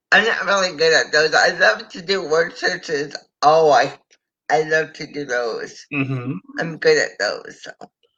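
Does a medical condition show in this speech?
Yes: cerebral palsy.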